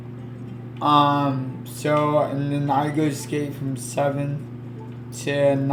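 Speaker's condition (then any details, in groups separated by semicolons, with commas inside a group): Cerebral palsy; affects legs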